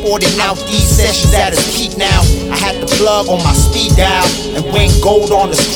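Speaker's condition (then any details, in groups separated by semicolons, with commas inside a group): No condition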